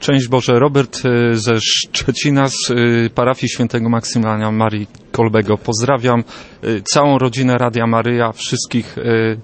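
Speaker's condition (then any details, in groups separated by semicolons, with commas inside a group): No condition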